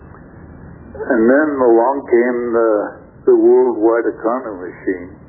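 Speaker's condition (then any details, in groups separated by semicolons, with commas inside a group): Stroke affecting throat muscles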